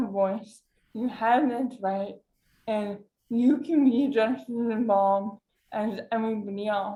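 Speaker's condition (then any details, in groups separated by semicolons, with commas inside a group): Cerebral palsy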